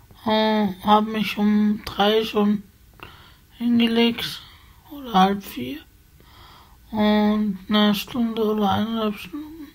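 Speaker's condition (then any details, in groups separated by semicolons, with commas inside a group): Spasticity from birth; multiple sclerosis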